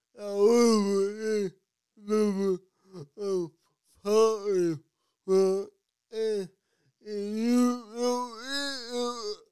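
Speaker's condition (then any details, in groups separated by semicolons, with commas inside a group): Cerebral palsy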